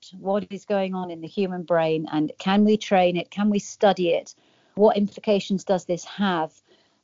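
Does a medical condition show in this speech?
No.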